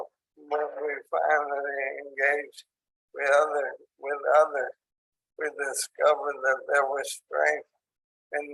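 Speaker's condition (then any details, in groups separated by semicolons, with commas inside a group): ALS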